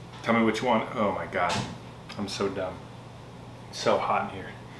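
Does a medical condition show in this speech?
No.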